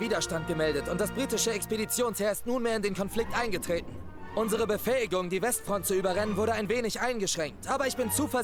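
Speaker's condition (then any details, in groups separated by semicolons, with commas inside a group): No condition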